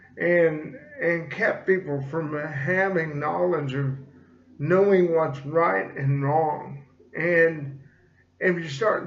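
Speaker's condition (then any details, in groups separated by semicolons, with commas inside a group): Cerebral palsy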